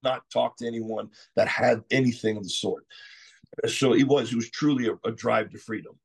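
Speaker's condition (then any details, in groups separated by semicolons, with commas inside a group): No condition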